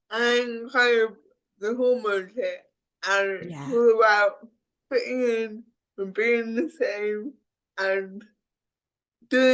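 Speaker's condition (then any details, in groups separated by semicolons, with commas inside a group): Cerebral palsy; speech impediment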